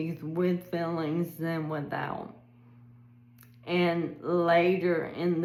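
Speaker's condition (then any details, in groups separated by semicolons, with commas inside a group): ALS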